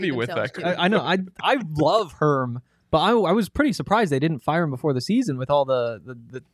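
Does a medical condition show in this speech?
No.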